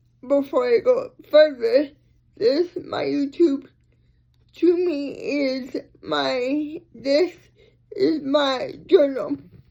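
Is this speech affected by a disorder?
Yes: cerebral palsy.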